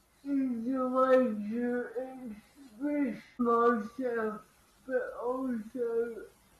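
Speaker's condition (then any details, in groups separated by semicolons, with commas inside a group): Cerebral palsy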